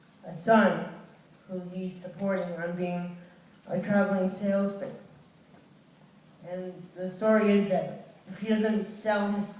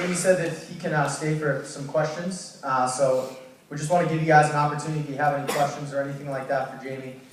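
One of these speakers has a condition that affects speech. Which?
The first: cerebral palsy; uses wheelchair, chronic muscle weakness.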